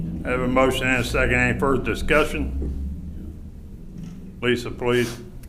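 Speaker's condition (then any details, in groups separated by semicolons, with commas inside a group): No condition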